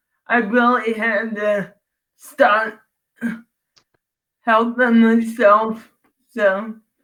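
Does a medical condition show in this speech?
Yes: cerebral palsy.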